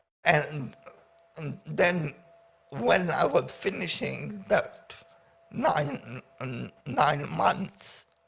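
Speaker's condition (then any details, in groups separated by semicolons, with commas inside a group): Paraplegia with essential tremor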